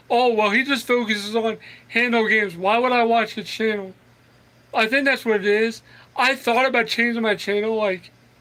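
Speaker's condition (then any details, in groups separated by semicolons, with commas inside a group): Cerebral palsy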